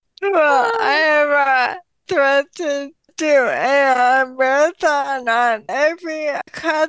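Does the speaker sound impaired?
Yes: ALS; diagnosed at age 33, slower progression than expected, power in legs not arms; about 8 years since diagnosis, responds to gentle careful strength-building exercise.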